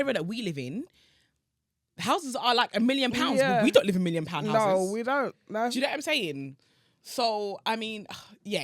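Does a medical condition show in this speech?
No.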